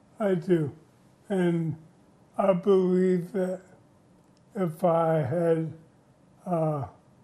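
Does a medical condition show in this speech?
Yes: ALS; onset in hands.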